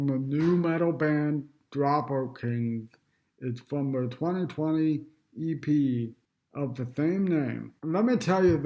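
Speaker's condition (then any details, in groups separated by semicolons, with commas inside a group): Cerebral palsy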